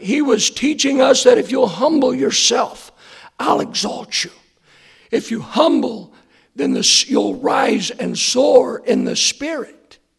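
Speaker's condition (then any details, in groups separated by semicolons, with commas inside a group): Hoarseness after vocal cord surgery; hoarse voice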